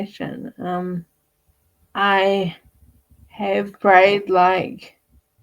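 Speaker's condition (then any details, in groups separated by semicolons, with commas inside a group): Friedreich's ataxia; wheelchair user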